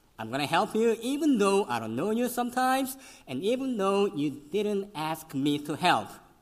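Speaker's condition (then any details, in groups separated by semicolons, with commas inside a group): Cleft lip and palate, severe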